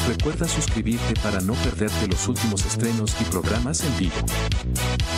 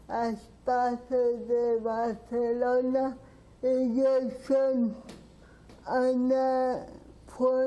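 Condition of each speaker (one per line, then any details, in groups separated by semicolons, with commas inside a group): No condition
Cerebral palsy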